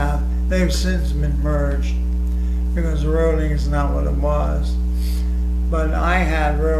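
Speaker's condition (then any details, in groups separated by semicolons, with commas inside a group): ALS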